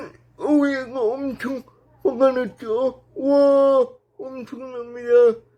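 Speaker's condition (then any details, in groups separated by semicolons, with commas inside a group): Brain lesion disability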